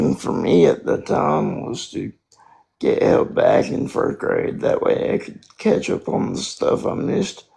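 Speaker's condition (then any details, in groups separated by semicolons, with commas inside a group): Spastic quadriplegic cerebral palsy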